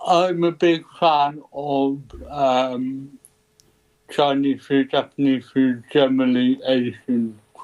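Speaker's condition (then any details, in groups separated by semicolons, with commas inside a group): Cerebral palsy; ataxic type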